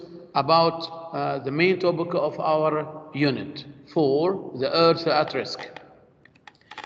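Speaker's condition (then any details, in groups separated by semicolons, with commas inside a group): No condition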